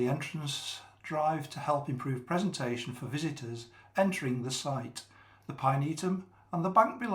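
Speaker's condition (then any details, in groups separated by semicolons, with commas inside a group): No condition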